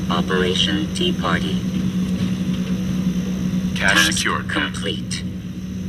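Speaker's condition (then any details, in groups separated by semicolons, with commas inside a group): No condition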